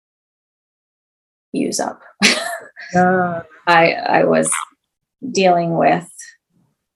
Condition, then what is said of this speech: Aphasia. And although my speech, I think, is fine, better now, I still can't write.